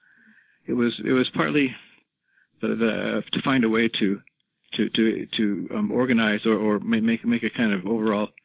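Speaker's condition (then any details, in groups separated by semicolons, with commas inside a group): Parkinson's disease, rigidity-predominant, no tremor; never had tremors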